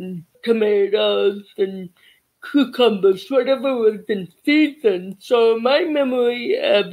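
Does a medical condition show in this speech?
Yes: cerebral palsy; childhood speech therapy.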